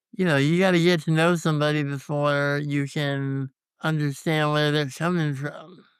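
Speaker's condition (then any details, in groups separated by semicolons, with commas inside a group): Congenital muscular dystrophy; tracheostomy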